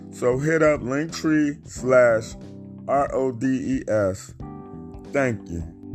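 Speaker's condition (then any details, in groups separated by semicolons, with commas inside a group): No condition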